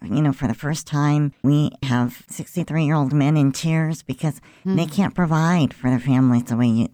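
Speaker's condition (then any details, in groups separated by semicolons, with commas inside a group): Cleft lip and palate; about 50-some years ago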